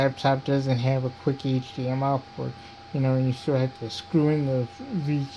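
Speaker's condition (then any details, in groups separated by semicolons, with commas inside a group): Cerebral palsy; diplegia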